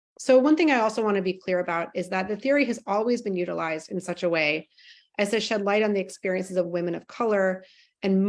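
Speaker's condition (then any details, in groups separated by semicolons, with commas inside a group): No condition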